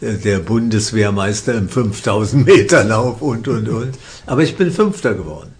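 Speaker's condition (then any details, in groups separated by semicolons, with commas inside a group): Parkinson's disease; diagnosed by a psychiatrist, treated by professor Jens Volkmann in Würzburg, on medication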